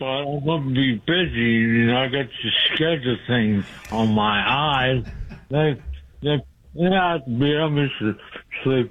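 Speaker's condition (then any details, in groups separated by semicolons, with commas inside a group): Speech impediment; cause unclear, stabbed by girlfriend and hit on head with ashtray years ago; trouble getting words out, cognition intact, rapid-fire delivery, hard to follow, quiet, asked closer to microphone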